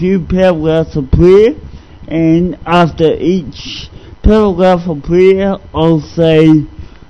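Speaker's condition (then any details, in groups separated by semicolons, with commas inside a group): Cerebral palsy; discovered at age 2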